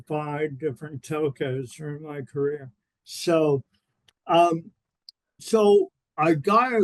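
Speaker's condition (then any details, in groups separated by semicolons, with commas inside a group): Cerebral palsy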